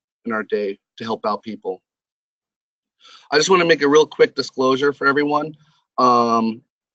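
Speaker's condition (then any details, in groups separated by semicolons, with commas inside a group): No condition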